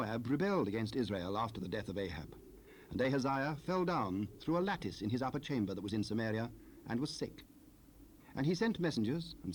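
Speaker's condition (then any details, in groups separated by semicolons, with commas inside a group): No condition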